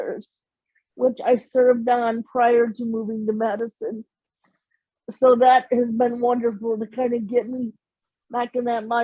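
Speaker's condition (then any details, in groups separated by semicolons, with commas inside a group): Cerebral palsy; premature birth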